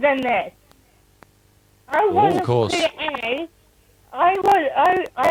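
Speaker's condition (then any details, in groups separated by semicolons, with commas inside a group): Cerebral palsy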